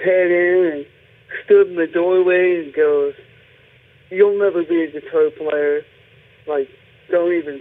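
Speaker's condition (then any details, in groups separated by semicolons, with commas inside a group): Cerebral palsy; speech impediment while growing up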